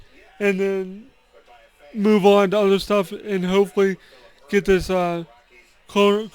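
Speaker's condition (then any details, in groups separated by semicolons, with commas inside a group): Cerebral palsy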